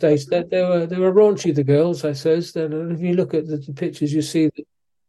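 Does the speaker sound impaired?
Yes: Parkinson's disease; suspected for a while.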